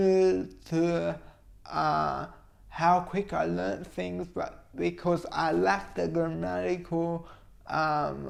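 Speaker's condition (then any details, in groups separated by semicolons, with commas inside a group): Cerebral palsy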